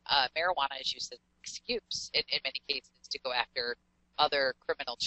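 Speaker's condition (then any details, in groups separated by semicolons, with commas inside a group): No condition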